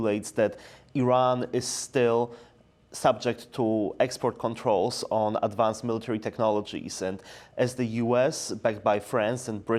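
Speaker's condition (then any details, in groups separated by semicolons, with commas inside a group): No condition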